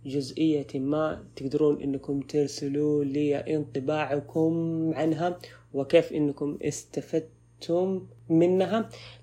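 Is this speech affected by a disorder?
Yes: stuttering; has own female specialist; broken, interrupted sounds, speaks naturally and spontaneously on podcast; here prolonged sounds.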